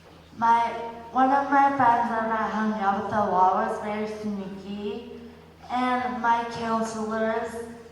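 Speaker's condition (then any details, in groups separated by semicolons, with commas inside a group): Speech and balance impairment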